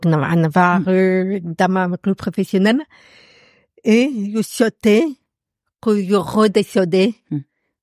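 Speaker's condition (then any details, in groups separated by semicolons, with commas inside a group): Profound deafness; audible accent from deafness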